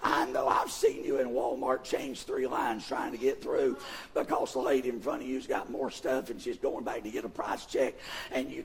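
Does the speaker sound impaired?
Yes: vocal fold paralysis, bilateral; speaks with false vocal folds; voice worse than before, Kermit-the-Frog-like, irritating, pushes much air.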